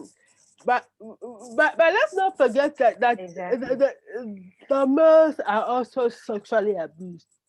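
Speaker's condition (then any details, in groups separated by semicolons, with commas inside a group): Cerebral palsy; brain damage cause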